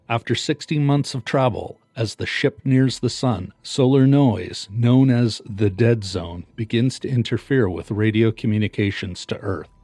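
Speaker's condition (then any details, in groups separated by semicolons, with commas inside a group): No condition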